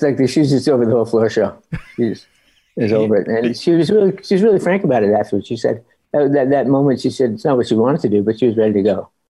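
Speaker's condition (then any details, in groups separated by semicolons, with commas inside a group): Parkinson's disease; spinal tumor surgically removed to prevent paralysis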